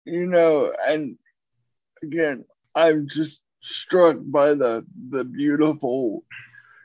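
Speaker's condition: Cerebral palsy; moves at a slow pace

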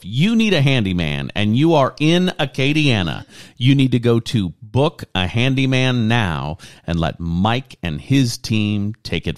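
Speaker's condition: No condition

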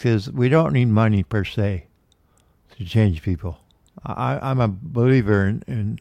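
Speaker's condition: Parkinson's disease; man aged 73

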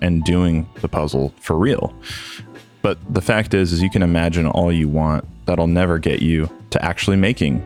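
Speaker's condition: No condition

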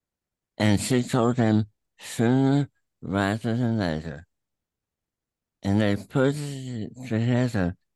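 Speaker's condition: Throat cancer, tumor through tongue, attached to epiglottis; throat cancer three times

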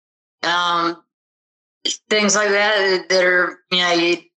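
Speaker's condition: Tardive dyskinesia; mild stutter now, formerly severe stutter making speech unintelligible, chewing and swallowing little affected

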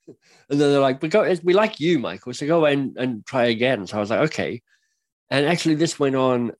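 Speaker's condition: Cleft lip and palate; speech impediment

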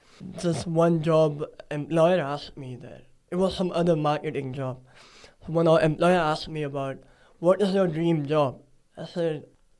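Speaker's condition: Cleft palate; recent nose surgery, nose previously tilted; talks from nasal cavity, speech sounds different, listeners try harder to understand

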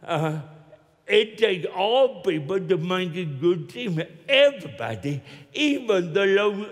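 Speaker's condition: Cerebral palsy; oxygen cut off at birth for 18 minutes in Jonesboro

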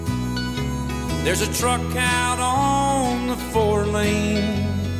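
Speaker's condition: No condition

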